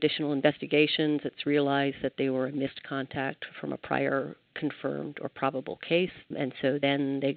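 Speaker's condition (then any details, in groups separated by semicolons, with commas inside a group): No condition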